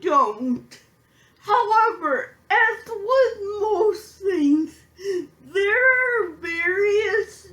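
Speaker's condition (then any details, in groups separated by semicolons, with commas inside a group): Physical speech impairment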